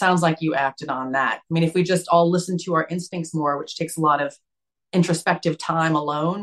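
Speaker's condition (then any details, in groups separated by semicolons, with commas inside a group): No condition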